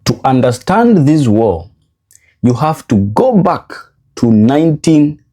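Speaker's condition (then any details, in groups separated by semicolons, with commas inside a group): No condition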